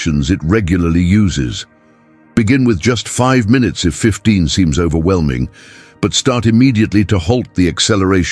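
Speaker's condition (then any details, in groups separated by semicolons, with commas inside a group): No condition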